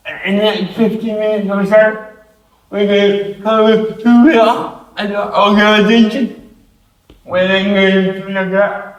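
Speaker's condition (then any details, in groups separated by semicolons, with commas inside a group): Cerebral palsy; affects hands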